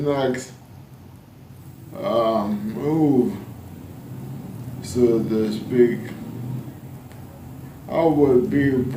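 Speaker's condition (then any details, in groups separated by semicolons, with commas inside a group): ALS; spasticity main symptom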